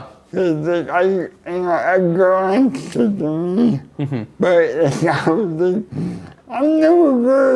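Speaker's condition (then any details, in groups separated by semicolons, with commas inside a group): Cerebral palsy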